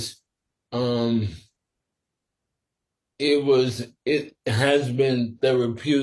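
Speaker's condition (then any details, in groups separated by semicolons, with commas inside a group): Sporadic ALS; must speak slower and carefully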